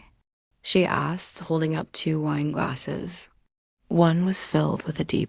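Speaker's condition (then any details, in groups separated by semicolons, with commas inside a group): No condition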